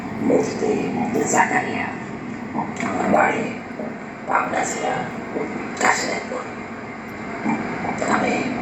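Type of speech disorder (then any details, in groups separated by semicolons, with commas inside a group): Oesophageal speech; total laryngectomy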